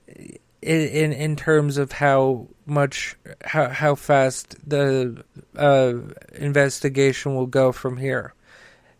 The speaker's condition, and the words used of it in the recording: Stuttering. Listen, uh, despite the fact that I speak slowly.